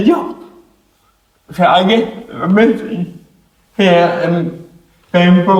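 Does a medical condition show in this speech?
Yes: cerebral palsy; affects hands.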